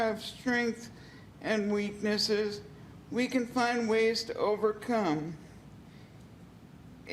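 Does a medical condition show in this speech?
Yes: cerebral palsy; physical limitations.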